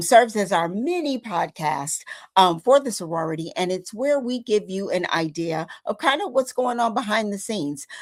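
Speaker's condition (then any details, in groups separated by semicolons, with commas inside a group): No condition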